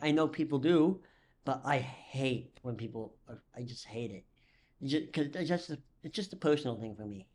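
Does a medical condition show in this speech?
Yes: cleft lip and palate; congenital cleft lip and palate, cause unknown, missing muscles, dental problems, 40+ surgeries incl. multiple jaw.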